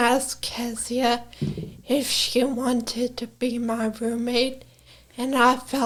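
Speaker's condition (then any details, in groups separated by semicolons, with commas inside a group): Brain injury; caused by brain aneurysm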